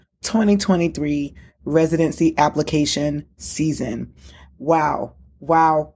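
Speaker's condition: No condition

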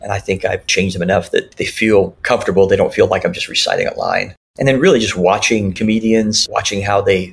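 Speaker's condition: Cleft lip and palate; speech classes in childhood

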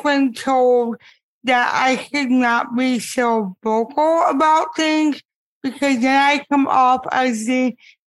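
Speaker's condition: Cerebral palsy; impaired speech

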